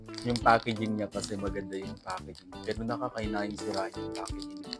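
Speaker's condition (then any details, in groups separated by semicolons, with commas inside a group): No condition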